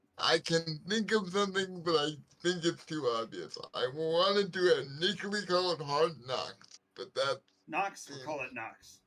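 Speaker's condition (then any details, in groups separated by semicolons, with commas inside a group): Cerebral palsy; right side weaker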